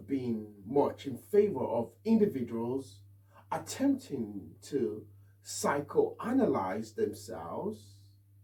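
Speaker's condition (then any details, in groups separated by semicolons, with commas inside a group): No condition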